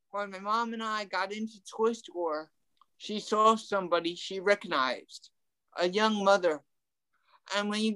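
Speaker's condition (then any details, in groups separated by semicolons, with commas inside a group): Ataxic cerebral palsy; from birth, mild, legs mostly, also arms, walked at about age four; walks short distances, no wheelchair since femur fracture recovery, past physical, occupational, speech therapy; talking affected, tongue affected a little, frequent stuttering in past, improved with speech therapy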